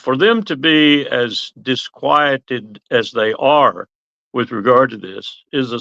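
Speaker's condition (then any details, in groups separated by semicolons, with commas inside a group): No condition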